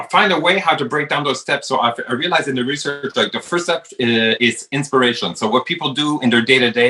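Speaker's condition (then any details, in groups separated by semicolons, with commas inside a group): No condition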